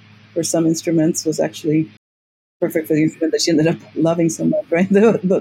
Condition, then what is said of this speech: None; typical speech.